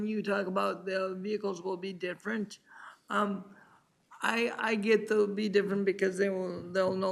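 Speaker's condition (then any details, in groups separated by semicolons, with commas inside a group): Cerebral palsy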